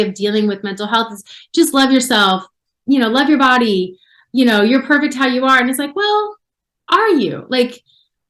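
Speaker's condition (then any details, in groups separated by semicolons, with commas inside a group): No condition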